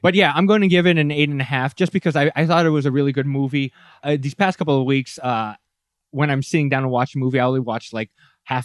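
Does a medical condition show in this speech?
No.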